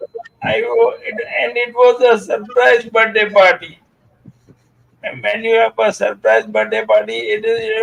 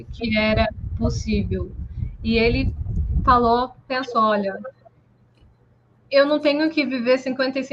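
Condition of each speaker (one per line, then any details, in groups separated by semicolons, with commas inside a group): Amyotrophic lateral sclerosis; slow progression two years pre-diagnosis, faster since, fasciculations, twitching
No condition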